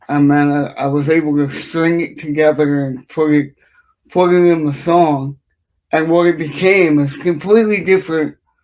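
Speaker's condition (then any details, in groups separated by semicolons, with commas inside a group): Cerebral palsy; from birth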